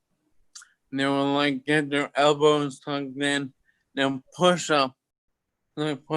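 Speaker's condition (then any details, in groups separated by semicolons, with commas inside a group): Toxic leukoencephalopathy, locked-in syndrome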